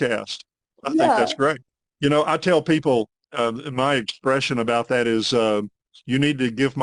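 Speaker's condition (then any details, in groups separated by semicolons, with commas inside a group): No condition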